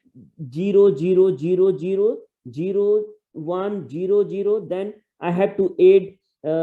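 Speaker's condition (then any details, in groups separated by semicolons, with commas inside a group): No condition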